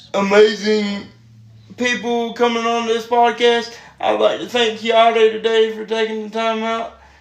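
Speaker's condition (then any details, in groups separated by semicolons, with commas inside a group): Spastic quadriplegic cerebral palsy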